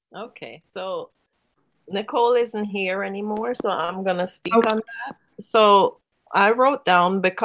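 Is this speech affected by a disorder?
No.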